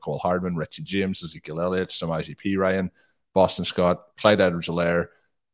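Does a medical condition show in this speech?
No.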